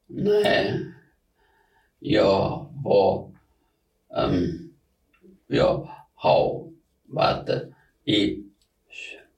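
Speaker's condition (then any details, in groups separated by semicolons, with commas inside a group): Aphasia; about seven years since onset; thinks clearly, knows words in head but cannot get them out, fillers, repetitions, word-finding errors, short phrases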